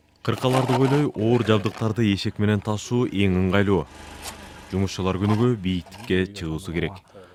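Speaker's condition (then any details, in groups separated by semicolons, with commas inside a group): No condition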